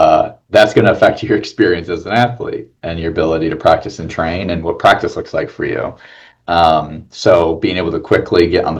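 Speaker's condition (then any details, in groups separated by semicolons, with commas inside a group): No condition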